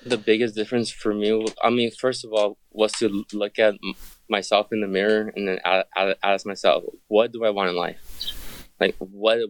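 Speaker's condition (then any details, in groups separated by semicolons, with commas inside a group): Stutter; stutter since childhood, always a problem growing up; still stutters, gives interviews regularly; repeated sounds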